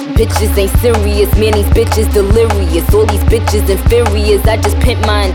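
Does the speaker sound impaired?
No.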